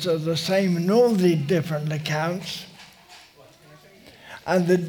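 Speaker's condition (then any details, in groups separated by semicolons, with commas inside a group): Motor neurone disease; uses wheelchair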